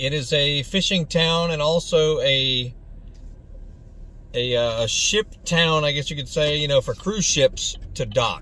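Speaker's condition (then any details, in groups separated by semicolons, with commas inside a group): No condition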